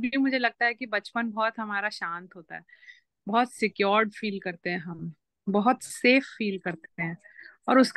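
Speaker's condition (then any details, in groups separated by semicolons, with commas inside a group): No condition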